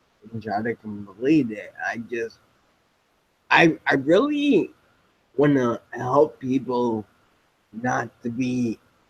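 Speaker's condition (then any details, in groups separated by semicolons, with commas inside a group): Spinocerebellar ataxia type 7, SCA7; speech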